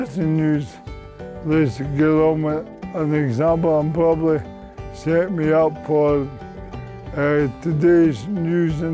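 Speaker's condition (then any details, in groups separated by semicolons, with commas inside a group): Motor neurone disease; terminal, whole body affected, muscle wastage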